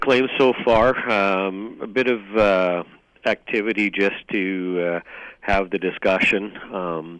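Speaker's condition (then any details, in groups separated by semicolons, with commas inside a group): No condition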